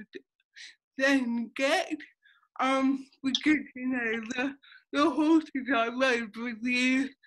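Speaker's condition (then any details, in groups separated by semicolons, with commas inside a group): Cerebral palsy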